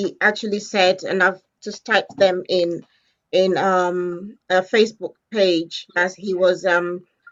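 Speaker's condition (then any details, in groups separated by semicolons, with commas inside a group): No condition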